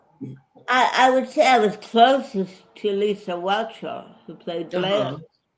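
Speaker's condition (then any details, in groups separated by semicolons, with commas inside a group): Cerebral palsy; affects body movements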